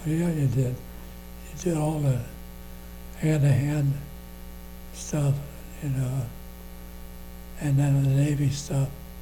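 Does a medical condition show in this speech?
Yes: Parkinson's disease.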